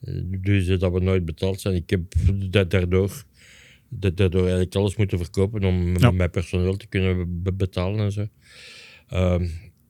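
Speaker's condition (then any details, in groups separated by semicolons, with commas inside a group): Stuttering; stutter since youth, returned after electric shock from stripping live cable, resuscitated, large part of tongue missing; publicly known, occasionally a hindrance, tongue loss causing few complaints, reading aloud stopped at entrance exam; repeated sounds, repeated words, prolonged sounds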